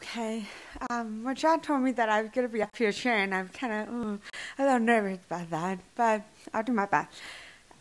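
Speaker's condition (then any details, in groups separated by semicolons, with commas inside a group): Deaf and hard of hearing; since childhood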